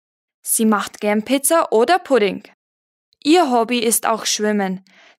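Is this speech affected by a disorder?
No.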